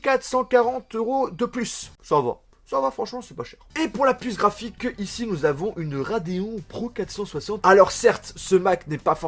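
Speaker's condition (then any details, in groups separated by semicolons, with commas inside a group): No condition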